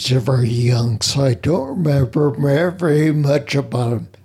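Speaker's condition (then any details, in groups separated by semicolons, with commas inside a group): Spinocerebellar ataxia; speech impediment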